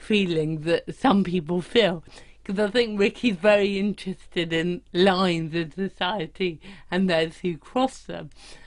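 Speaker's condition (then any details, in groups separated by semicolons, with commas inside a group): Cerebral palsy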